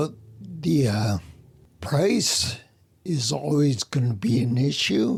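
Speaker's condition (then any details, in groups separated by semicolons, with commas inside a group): Spinocerebellar ataxia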